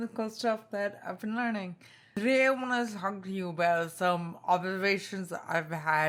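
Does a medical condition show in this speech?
Yes: spinocerebellar ataxia type 2, SCA2; tongue.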